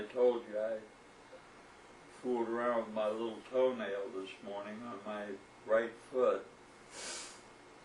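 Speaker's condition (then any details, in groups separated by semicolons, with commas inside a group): Parkinson's disease; hands affected; hand symptoms worsening, electromagnetic therapy and rTMS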